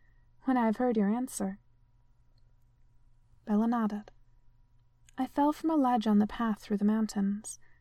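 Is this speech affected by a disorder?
No.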